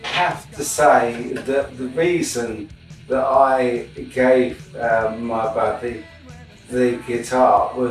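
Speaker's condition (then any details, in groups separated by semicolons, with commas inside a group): ALS; voice may sound peculiar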